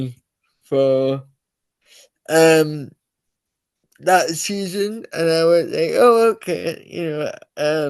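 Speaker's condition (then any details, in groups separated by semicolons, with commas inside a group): Cerebral palsy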